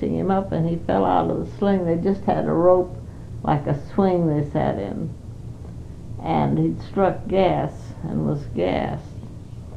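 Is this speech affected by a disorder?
Yes: Parkinson's disease; Parkinson's for 5 years, not very able to do much; 5 years since onset, cannot live alone.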